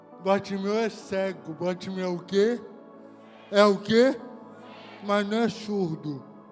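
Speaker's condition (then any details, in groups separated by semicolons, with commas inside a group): Cerebral palsy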